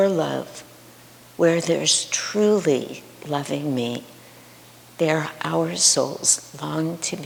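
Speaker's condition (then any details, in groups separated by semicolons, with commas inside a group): No condition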